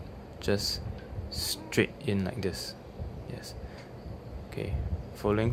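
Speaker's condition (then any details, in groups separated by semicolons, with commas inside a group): No condition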